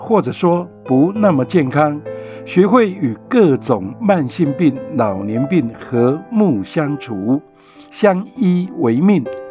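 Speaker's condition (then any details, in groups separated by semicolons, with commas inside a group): No condition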